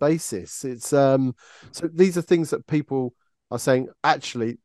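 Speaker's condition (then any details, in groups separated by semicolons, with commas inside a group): No condition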